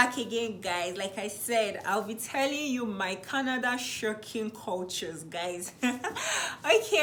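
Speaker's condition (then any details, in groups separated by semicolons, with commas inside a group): No condition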